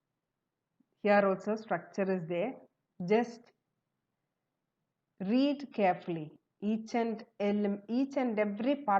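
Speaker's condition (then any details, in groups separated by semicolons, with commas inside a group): No condition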